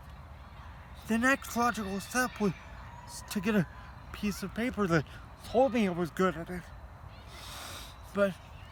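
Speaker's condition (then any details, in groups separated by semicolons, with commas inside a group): Cerebral palsy; heavily altered breathing patterns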